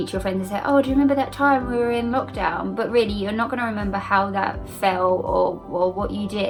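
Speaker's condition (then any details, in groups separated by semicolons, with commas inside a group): No condition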